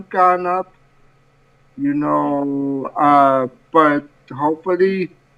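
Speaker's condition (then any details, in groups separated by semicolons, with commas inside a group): Cerebral palsy; from birth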